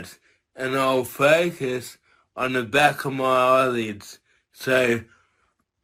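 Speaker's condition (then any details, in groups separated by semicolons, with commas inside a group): Cerebral palsy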